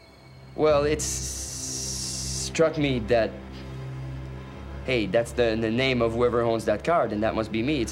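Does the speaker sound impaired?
Yes: stuttering; voice shaking, stuttering more than usual while discussing upsetting past; stutters more and voice shakes when discussing upsetting topics; here repeated sounds, prolonged sounds, blocks.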